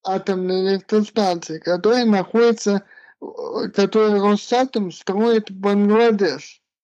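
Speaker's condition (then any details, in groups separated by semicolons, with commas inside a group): Cerebral palsy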